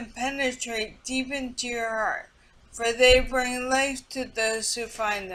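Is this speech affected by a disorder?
Yes: multiple sclerosis; speech affected.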